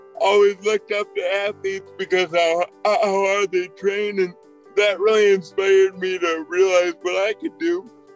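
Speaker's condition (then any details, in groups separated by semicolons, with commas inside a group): Cerebral palsy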